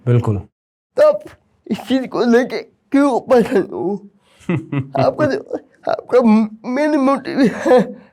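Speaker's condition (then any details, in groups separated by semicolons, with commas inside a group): Cerebral palsy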